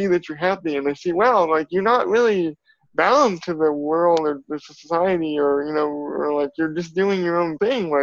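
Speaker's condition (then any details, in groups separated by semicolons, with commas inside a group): Cerebral palsy; from birth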